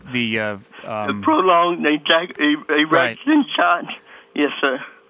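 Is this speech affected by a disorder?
Yes: cerebral palsy.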